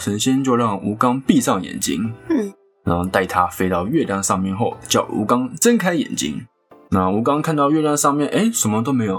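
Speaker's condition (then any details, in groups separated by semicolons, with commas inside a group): No condition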